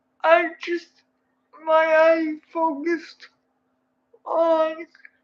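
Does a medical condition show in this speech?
Yes: cerebral palsy.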